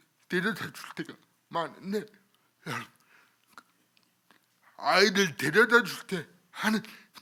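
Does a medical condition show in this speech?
Yes: cerebral palsy.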